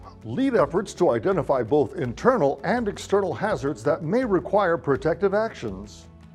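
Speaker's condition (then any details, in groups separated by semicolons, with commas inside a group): No condition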